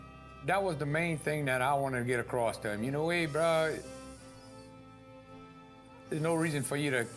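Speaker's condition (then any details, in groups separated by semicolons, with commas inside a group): No condition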